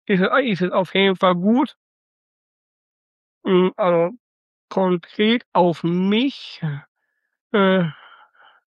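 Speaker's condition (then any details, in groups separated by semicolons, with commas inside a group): Down syndrome (trisomy 21); detected on ultrasound two days before birth, caesarean at St. Vinzenz Krankenhaus Datteln, Frühförderstelle early support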